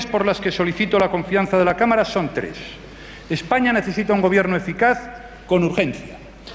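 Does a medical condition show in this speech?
No.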